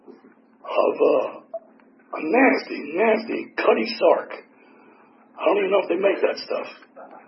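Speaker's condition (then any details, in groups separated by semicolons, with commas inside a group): Tracheotomy; tracheotomy for 4 years, 8 surgeries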